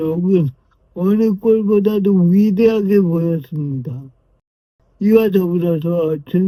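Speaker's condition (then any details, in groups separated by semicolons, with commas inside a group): Brain lesion disability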